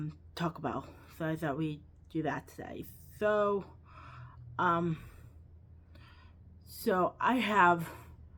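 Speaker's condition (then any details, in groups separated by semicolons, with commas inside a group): Cerebral palsy, quadriplegic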